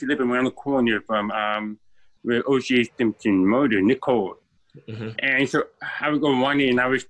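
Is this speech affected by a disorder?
Yes: deafness, born deaf; congenital deafness, mainstreamed under IDEA policy, same itinerant teacher first through 12th grade.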